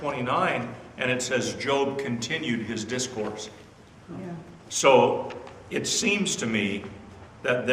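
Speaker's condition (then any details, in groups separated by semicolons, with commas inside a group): No condition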